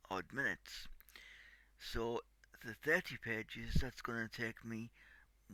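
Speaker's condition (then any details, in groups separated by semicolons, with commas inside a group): Cerebral palsy; tight muscles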